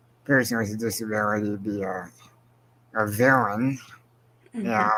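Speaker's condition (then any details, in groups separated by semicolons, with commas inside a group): Spinal muscular atrophy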